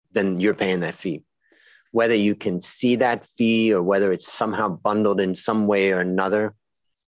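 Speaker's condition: No condition

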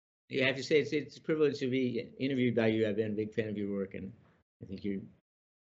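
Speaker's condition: Parkinson's disease; 6-hour surgery at Johns Hopkins

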